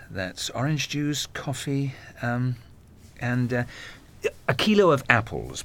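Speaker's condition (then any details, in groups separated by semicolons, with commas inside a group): No condition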